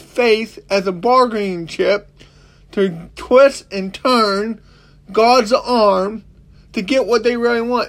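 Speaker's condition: Cerebral palsy; walks with a limp

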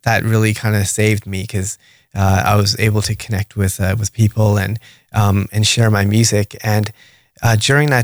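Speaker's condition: No condition

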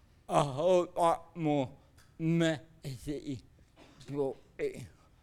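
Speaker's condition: Cerebral palsy

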